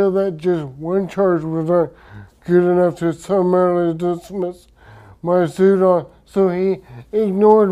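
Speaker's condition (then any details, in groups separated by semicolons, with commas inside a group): Traumatic brain injury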